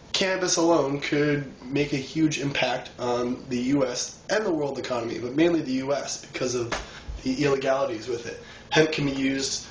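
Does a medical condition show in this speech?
No.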